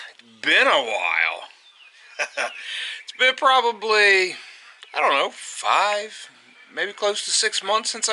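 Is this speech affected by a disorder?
No.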